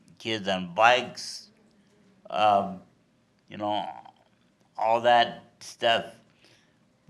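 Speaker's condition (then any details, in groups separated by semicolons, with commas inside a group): Cerebral palsy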